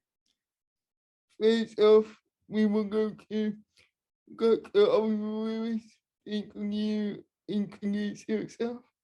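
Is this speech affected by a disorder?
Yes: cerebral palsy, spastic and dyskinetic.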